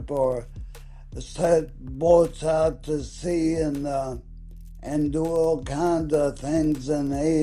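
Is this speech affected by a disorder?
Yes: ALS.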